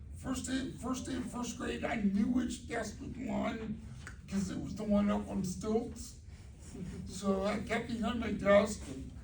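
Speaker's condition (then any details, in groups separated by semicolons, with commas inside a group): Cerebral palsy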